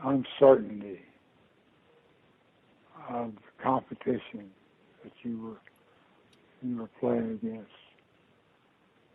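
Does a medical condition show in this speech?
Yes: Parkinson's disease.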